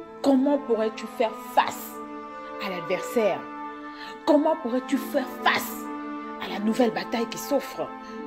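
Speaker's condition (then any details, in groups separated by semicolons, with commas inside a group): No condition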